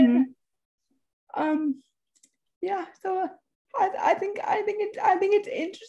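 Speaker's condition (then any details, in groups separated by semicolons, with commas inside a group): Cerebral palsy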